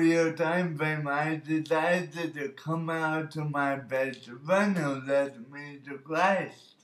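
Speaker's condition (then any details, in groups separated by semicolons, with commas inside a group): Birth oxygen deprivation brain injury; damaged speech and fine motor areas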